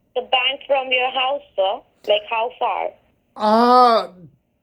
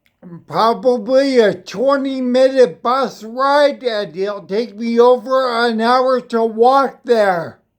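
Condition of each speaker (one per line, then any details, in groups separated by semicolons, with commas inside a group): No condition
Spinocerebellar ataxia; speech sounds drunk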